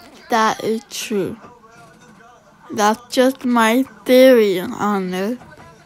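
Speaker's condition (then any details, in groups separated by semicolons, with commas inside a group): Cerebral palsy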